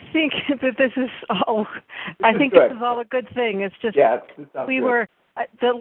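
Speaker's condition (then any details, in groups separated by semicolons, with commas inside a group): No condition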